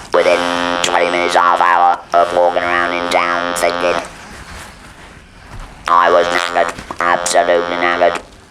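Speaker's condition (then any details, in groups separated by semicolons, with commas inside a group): Laryngeal cancer with laryngectomy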